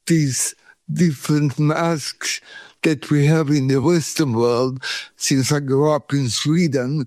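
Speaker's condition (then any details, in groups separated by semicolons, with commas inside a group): Cerebral palsy; cramp free after 5 days in Thailand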